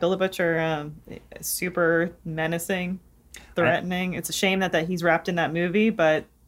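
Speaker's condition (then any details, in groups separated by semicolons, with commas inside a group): No condition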